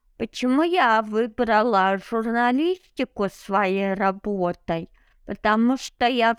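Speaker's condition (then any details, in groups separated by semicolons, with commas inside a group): Cerebral palsy; no wheelchair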